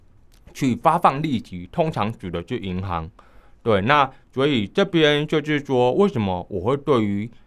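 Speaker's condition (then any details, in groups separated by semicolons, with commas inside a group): Hearing impairment, high-frequency hearing loss; mild, high pitches barely heard, misses teammates' calls without assistive device, uses hand signals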